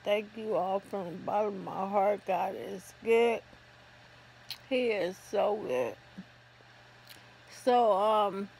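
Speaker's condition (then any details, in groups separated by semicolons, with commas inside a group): ALS; affects hands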